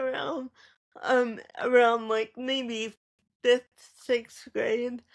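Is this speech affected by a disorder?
Yes: cerebral palsy; speaks differently.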